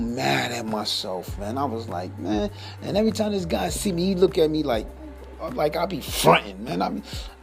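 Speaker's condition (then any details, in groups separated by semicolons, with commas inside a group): No condition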